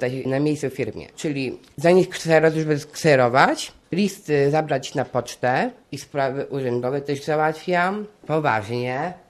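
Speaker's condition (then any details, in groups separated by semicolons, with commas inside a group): Down syndrome; turning 28 this year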